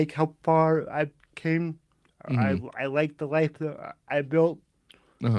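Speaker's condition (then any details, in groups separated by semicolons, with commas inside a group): Cerebral palsy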